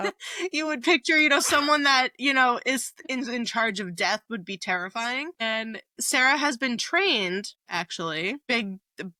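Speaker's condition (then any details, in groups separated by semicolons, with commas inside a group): No condition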